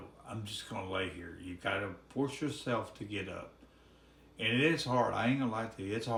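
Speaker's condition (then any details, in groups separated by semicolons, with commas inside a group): ALS, severe; speech severely hampered, difficulty swallowing, thicker liquids easier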